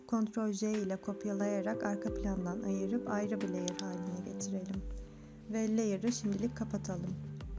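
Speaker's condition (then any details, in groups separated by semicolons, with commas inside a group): No condition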